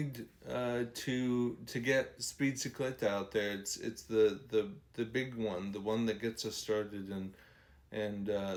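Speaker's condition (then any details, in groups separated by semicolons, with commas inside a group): ALS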